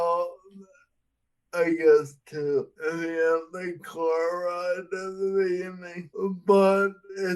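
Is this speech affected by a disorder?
Yes: Friedreich's ataxia.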